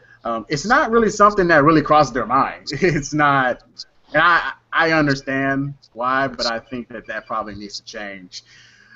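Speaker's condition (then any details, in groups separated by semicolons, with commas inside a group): No condition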